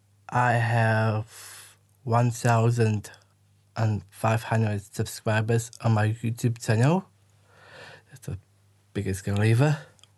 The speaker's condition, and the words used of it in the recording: Down syndrome. I am always grateful at people who listen and wait to me to say.